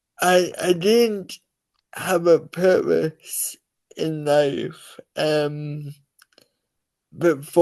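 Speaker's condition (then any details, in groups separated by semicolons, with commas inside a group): Cerebral palsy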